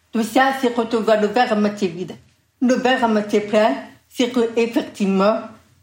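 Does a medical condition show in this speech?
Yes: deafness from birth, congenital; never heard own voice, told would never speak, 20 years training, intelligible in public, unsettling voice.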